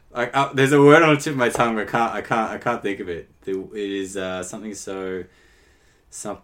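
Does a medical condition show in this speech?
No.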